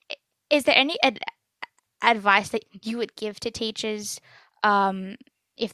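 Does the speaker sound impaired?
Yes: stutter; teenager, only stutterer in close family, grandfather and cousins stutter, past speech therapy, therapist gave teachers handouts; sore throat today; stutter comes and goes, sometimes not noticeable; here repeated sounds, prolonged sounds.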